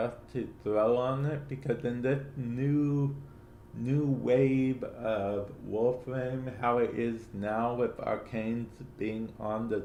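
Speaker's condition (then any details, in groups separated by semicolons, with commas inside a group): Cerebral palsy; affects speech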